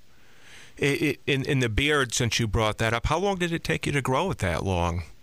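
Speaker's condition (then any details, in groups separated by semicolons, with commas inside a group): No condition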